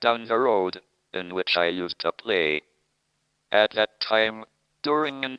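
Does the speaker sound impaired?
Yes: motor neurone disease, through a speech-generating device; onset age 21 during Cambridge PhD, tracheostomy after pneumonia at CERN, cannot walk, wheelchair user; speaks only through computerized voice; early speech impediment, steadily worsened, voice lost after tracheostomy, earlier thumb-controlled voice box.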